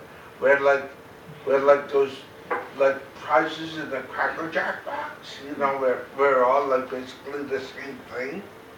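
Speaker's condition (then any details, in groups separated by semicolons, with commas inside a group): Cerebral palsy; very mild form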